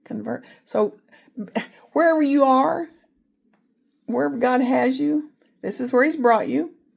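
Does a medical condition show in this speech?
No.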